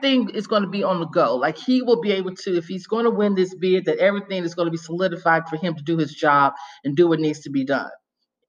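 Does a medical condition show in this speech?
No.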